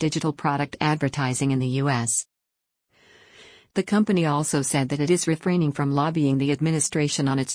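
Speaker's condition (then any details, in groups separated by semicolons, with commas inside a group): No condition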